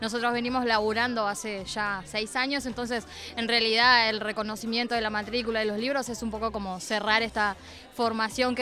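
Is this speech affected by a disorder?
No.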